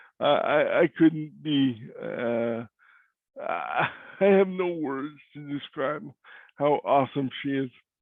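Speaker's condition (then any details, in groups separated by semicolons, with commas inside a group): Cerebral palsy; cannot walk; voice is different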